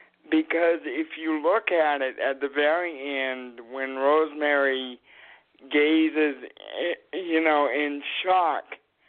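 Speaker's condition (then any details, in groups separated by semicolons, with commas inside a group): Cerebral palsy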